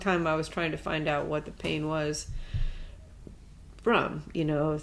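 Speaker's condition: No condition

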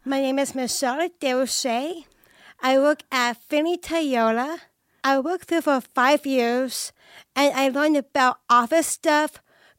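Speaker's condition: Down syndrome

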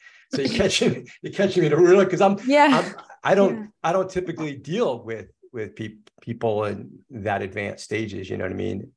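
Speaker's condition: Stuttering; many years of concealing stutter; still stutters, admits ongoing concealment, still deals with personal issues around stuttering; learned to stutter better and stutter less, public speaking; repeated sounds, repeated words

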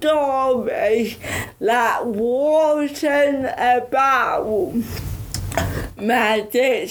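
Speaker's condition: Cerebral palsy; slow speech

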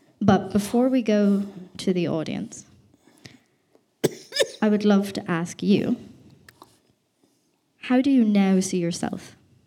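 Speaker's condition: No condition

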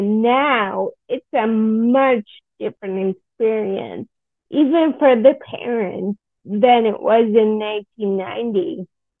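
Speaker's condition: Friedreich's ataxia; unclear whether from Friedreich's ataxia or multiple sclerosis

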